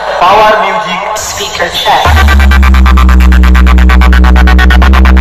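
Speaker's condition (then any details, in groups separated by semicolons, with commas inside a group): No condition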